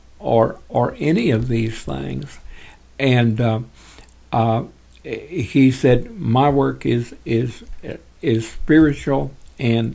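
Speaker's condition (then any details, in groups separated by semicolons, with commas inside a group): Parkinson's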